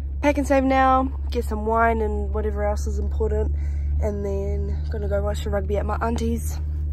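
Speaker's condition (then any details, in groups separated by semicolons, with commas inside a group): No condition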